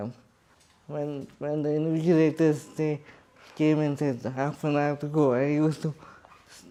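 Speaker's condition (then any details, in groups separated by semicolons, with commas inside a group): Cerebral palsy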